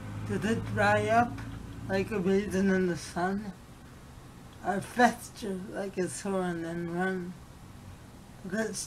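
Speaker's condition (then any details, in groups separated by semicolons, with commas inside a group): Cerebral palsy; affects speech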